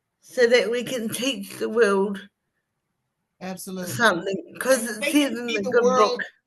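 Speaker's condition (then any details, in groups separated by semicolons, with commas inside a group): Cerebral palsy; from birth, lifelong wheelchair use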